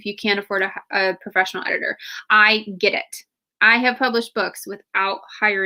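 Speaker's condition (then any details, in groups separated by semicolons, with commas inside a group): No condition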